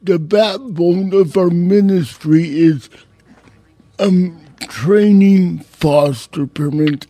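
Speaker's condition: Cerebral palsy; congenital, uses a wheelchair

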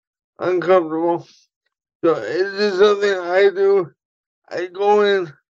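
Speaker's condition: Cerebral palsy; motor skills affected, pain up and down body, everything difficult, formerly helped by Fanta with doors, laundry; voice affected once in a while, talks funny sometimes, mental capability unaffected

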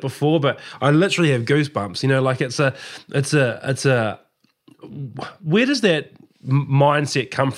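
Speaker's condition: No condition

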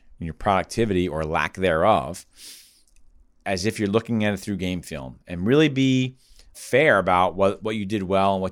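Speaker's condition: No condition

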